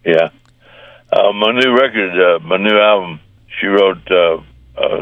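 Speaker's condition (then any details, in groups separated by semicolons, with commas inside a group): Parkinson's disease; diagnosed about a year ago, brain surgery about two and a half months ago; walking not yet as wanted, taking exercise classes, recently back to working out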